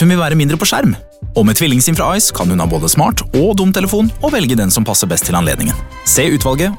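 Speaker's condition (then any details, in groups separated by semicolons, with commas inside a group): No condition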